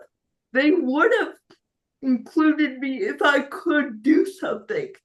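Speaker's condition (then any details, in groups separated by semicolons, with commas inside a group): Cerebral palsy; speech not affected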